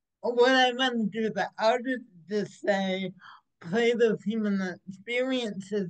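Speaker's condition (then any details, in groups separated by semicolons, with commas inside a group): Cerebral palsy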